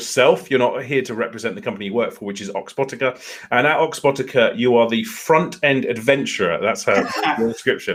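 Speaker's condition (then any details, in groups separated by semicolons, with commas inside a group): No condition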